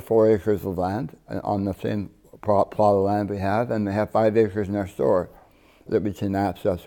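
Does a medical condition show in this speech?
Yes: tongue cancer, partial glossectomy; distinctive accent, relearned talking.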